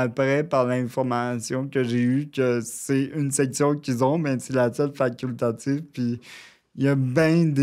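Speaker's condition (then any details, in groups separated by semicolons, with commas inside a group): Cerebral palsy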